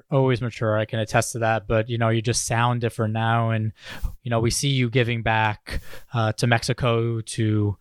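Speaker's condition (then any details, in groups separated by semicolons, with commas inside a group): No condition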